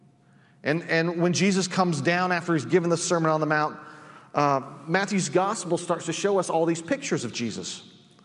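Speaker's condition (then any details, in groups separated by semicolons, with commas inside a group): No condition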